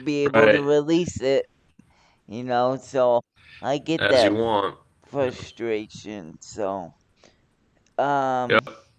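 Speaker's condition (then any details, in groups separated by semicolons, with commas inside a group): Cerebral palsy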